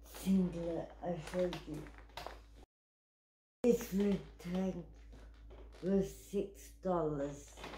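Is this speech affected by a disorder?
Yes: cerebral palsy; wheelchair user.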